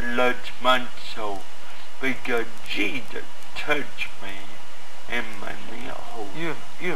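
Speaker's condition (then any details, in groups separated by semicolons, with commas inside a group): Cerebral palsy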